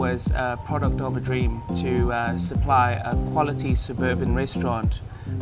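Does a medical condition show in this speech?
No.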